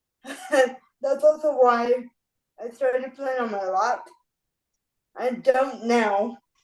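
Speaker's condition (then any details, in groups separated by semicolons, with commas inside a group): Spastic cerebral palsy; uses wheelchair; can speak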